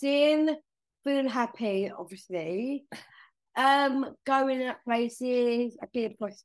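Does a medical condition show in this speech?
Yes: Down syndrome; from birth, major heart surgery at 5 months old.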